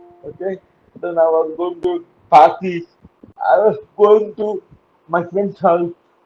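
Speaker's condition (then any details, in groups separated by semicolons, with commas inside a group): Cerebral palsy; uses wheelchair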